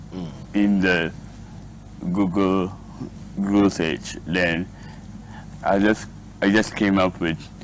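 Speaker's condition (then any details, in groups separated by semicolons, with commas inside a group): Cerebral palsy; diagnosed in adulthood; past speech therapy, speech now quite clear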